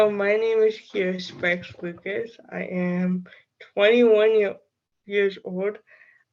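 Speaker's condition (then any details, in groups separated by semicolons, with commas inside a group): Cerebral palsy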